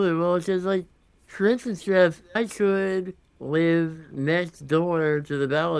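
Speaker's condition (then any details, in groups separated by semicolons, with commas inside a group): Congenital muscular dystrophy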